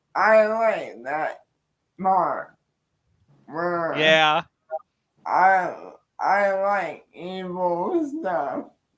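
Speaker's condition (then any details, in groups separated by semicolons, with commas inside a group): Cerebral palsy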